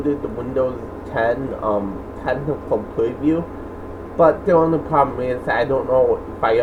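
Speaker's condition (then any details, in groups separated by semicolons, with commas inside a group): Cerebral palsy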